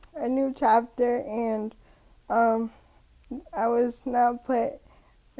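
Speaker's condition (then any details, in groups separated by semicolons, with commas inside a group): Cerebral palsy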